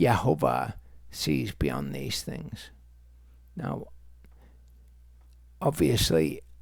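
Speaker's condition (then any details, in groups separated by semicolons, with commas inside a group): Multiple sclerosis; progressive form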